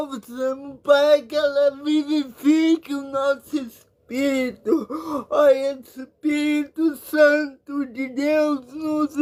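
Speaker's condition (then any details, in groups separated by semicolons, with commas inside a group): Paralysis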